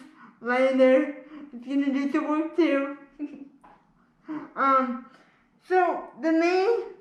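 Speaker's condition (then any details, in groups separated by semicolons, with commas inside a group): Spastic cerebral palsy; uses wheelchair; can speak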